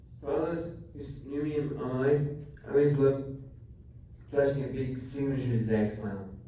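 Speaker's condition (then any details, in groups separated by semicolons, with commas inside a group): Traumatic brain injury; climbing accident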